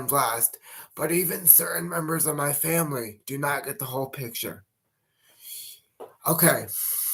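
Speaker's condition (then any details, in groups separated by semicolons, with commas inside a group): Cerebral palsy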